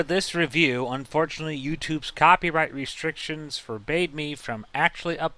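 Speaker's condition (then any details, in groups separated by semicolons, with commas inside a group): No condition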